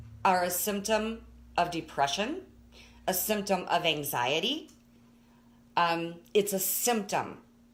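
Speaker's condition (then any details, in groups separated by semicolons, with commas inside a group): No condition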